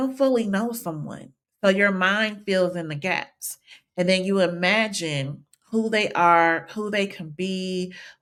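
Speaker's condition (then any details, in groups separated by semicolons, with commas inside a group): No condition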